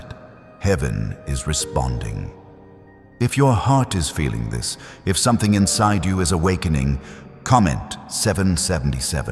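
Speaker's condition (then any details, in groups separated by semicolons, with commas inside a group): No condition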